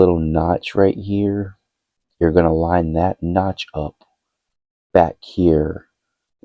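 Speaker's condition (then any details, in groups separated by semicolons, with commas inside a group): No condition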